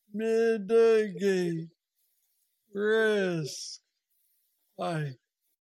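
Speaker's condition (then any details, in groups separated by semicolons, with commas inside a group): Parkinson's disease; most aggressive form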